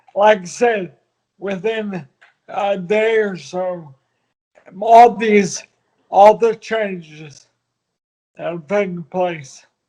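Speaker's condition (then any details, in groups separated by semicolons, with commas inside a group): Multiple sclerosis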